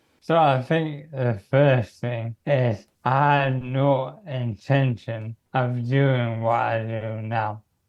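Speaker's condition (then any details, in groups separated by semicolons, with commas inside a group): Motor neurone disease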